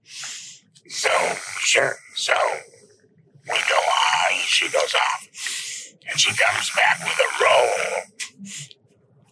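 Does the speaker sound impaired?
Yes: laryngectomy; 32 days in hospital without food or water.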